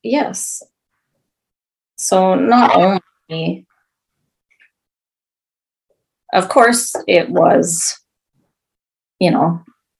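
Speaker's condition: Aphasia after stroke; aphasia from stroke about 16 years ago, right side of body lost, writing lost as well as speech; speech self-described fine, better, still cannot write, text takes 5 minutes, Siri dictation makes mistakes; Interact intensive aphasia program in Halifax at 2 years, improved speech rate

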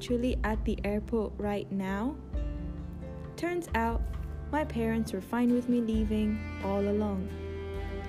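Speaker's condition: No condition

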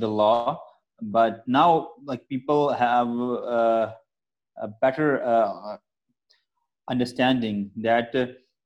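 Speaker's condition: Stammering; persistent stammering, practices speech techniques, PSF Toastmasters Club for stammerers; still stammers, comfortable sharing thoughts, marked improvement over past 4 months with Toastmasters; stumbles in speaking, amount varies, expresses self easily despite stammering; prolonged sounds

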